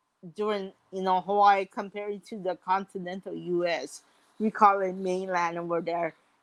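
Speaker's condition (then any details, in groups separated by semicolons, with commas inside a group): Mild cerebral palsy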